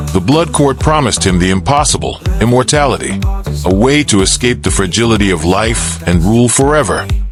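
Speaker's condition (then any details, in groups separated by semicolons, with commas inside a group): No condition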